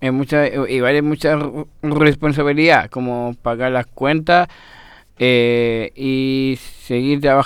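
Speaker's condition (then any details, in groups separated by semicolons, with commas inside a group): Down syndrome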